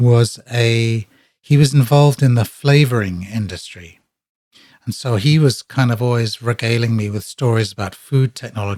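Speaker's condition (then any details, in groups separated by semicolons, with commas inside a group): No condition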